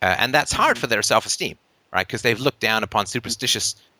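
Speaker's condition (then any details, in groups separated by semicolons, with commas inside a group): No condition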